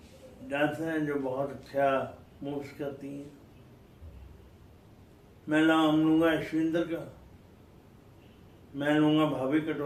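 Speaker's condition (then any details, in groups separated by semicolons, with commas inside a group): Cerebral palsy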